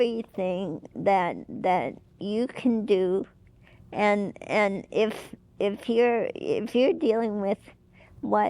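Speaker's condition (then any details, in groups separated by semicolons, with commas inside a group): Cerebral palsy; with encephalitis; could not speak or move as child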